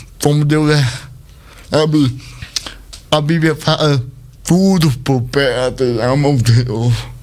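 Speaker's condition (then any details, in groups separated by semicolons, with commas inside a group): Cerebral palsy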